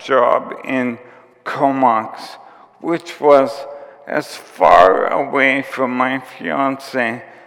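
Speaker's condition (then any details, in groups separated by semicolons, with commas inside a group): ALS; onset with tiredness and clumsiness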